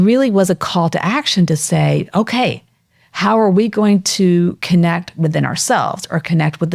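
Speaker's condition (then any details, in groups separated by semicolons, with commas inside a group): No condition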